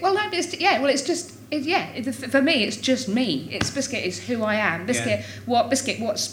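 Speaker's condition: Tourette's syndrome; tics since about age six, neurological, believed inherited, intensified in early 20s; rude tics including swearing, says worst thing, interjected words like hedgehog, geronimo

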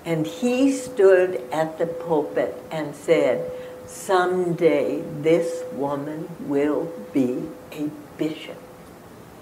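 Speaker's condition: Spasmodic dysphonia; ALS

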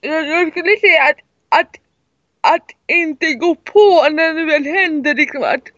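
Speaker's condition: Cerebral palsy; severe, wheelchair user

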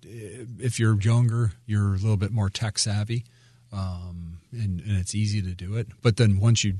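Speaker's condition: No condition

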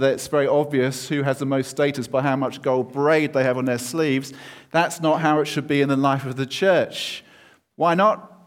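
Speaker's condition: No condition

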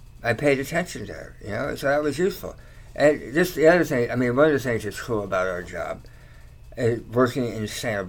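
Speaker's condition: Tongue cancer surgery; slight slur, talks okay

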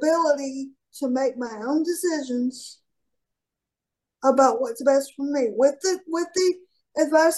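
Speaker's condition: Cerebral palsy; highly mobile

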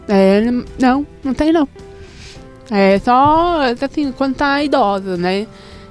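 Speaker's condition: Deafness, profound left, severe right; speech therapy almost whole life, cannot make phone calls

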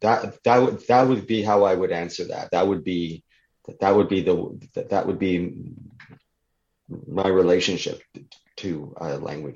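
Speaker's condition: Stuttering; stutter since childhood, ongoing as adult; unpredictable which words will be hard to say, constant ambush, words felt physically throughout body; repeated sounds, repeated words, blocks

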